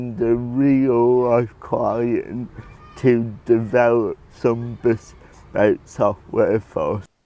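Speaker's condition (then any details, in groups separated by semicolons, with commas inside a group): Cerebral palsy; predicted at birth never to talk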